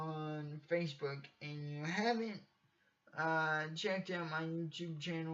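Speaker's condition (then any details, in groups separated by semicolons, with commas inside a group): Cerebral palsy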